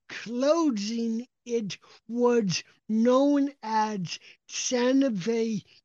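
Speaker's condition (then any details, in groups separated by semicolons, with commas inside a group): Cerebral palsy; calm voice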